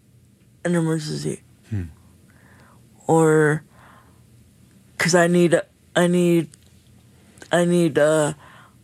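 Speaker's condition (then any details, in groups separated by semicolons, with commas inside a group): Cerebral palsy; uses motorized wheelchair, needs lift to get out of bed, round-the-clock caregivers, daily medication; in motorized wheelchair in studio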